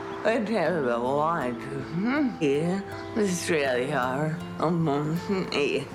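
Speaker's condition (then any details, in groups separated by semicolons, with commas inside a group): Huntington's disease; late stage, declining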